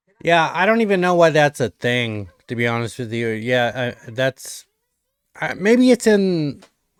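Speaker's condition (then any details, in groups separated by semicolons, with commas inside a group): No condition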